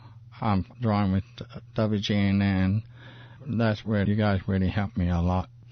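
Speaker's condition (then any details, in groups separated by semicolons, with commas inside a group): Parkinson's disease; described by speaker as in remission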